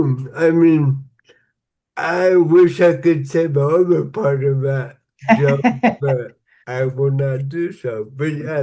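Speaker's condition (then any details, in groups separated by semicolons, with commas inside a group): Cerebral palsy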